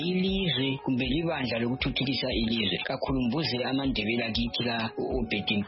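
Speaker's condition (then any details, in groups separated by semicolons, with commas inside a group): No condition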